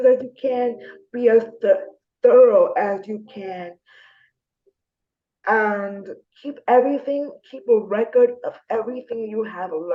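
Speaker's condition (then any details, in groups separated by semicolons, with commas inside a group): Spastic diplegia cerebral palsy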